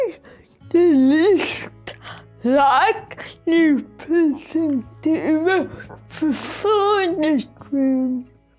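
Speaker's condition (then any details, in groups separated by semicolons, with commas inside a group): Cerebral palsy; severe physical impairment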